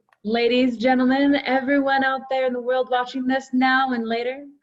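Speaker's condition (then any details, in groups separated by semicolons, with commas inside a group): No condition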